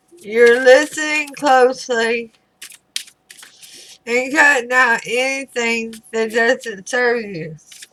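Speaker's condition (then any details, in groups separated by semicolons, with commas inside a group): Throat cancer radiation damage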